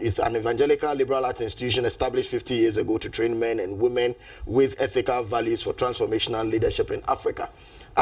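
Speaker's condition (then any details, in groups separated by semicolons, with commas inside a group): No condition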